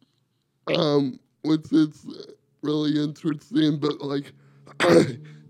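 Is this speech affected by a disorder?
Yes: cerebral palsy; wheelchair user.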